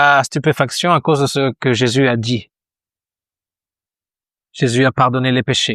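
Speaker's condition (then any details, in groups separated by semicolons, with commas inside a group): No condition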